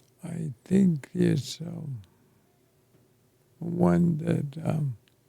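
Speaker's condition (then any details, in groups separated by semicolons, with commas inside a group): ALS; affects chest and throat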